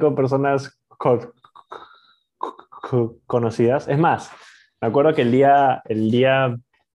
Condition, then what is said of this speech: Stuttering. Pero sí tengo que reconocer que tartamudeo mucho menos de lo que antes tartamudeaba.